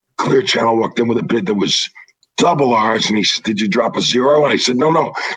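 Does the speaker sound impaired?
Yes: throat cancer, vocal cords removed; throat cancer from 1996, 63 surgeries under general plus about 100 in office; cancer free 13 years, partial voice box created by Steve Zeitels in Boston; no voice for about five years after vocal cord removal, now partial voice.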